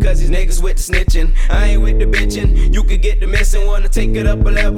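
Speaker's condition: No condition

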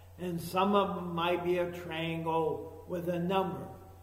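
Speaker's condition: ALS; emergency room visit after aspirating breakfast

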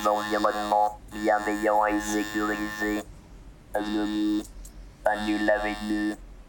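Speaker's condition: Total pharyngolaryngectomy; first cancer 3 years ago, chemoradiotherapy, tracheal stenosis, second cancer, partial oesophagectomy, neck dissection; speaks with laryngophone electrolarynx, speech therapy since january for oro-oesophageal voice, phonatory prosthesis asked about; no natural voice, cannot shout or laugh, phone understood only by family, caregivers, lost in noise

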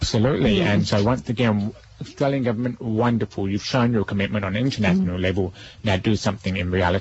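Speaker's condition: Deafness; cannot hear music

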